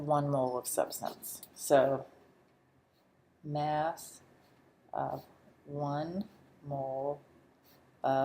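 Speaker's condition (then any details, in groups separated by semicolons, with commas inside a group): No condition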